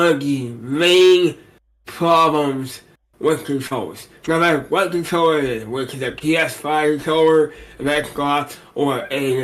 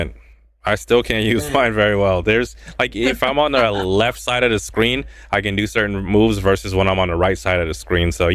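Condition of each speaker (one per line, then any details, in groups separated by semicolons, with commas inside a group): Cerebral palsy
No condition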